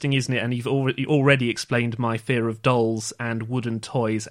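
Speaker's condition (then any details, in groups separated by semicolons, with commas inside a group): No condition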